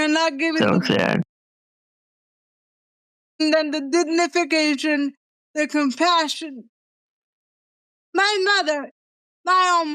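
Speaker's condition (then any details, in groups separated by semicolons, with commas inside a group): Cerebral palsy; present from birth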